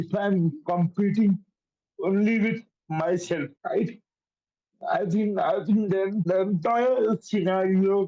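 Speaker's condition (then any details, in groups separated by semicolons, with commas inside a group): Cerebral palsy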